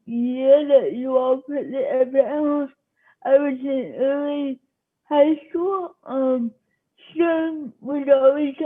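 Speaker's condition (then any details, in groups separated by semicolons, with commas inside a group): Cerebral palsy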